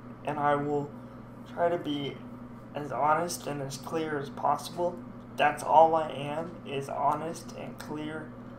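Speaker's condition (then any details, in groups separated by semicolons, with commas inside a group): Cerebral palsy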